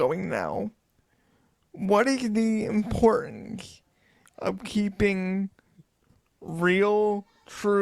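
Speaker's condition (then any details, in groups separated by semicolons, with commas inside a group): Cerebral palsy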